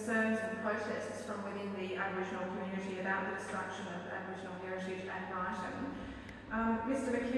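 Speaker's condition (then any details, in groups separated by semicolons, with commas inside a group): No condition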